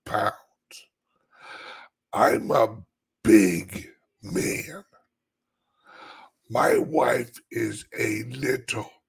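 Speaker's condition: Chronic voice problem; stiff voice box

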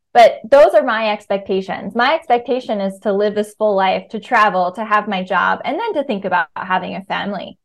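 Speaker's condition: No condition

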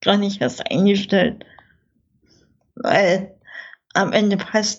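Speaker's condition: Infantile cerebral palsy; spastic, tracheotomy during double pneumonia

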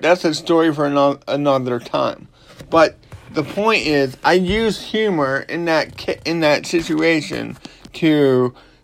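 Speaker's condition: Cerebral palsy; slurred speech

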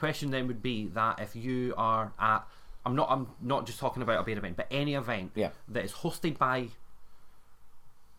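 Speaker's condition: No condition

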